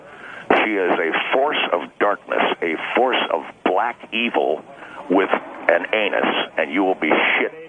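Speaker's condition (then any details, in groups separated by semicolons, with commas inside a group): No condition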